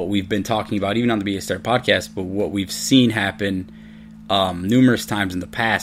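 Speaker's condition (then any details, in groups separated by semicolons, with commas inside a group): No condition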